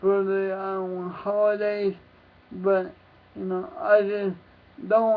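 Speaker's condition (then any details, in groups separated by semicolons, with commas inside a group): Cerebral palsy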